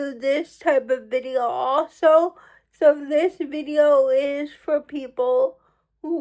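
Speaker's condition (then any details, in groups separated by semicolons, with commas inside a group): Cerebral palsy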